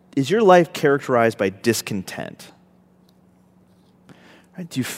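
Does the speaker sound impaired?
No.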